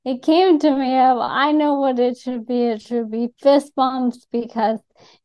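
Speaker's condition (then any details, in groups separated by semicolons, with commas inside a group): ALS; symptom-directed treatments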